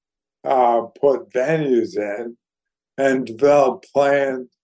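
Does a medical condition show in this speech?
Yes: ALS; voice somewhat compromised by disease, audibly affected.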